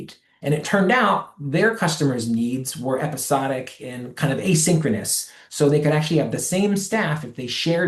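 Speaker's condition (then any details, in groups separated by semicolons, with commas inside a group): No condition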